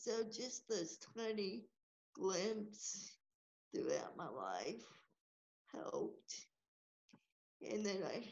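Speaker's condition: Cerebral palsy; moved to Stillwater Oklahoma

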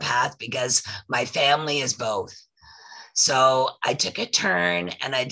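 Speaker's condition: Voice loss after throat polyp; two years after throat surgery

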